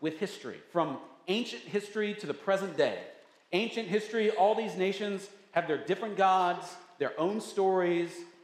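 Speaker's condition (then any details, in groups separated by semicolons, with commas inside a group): No condition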